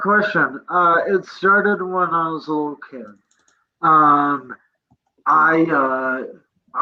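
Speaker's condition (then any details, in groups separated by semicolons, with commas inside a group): Cerebral palsy; present from birth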